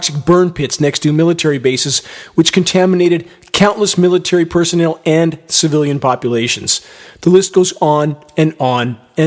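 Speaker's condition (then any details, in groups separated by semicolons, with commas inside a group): No condition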